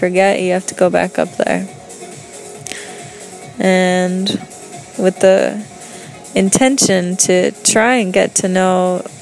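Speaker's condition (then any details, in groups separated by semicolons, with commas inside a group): No condition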